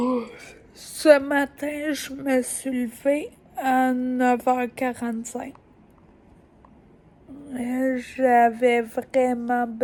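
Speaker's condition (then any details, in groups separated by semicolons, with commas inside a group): Ataxia; degenerative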